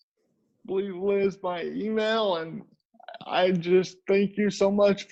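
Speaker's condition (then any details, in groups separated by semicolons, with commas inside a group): Cerebral palsy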